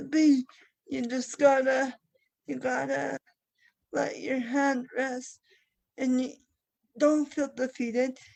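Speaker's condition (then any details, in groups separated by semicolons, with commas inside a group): Cerebral palsy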